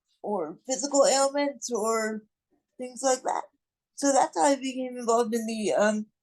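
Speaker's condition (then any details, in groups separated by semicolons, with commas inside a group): Cerebral palsy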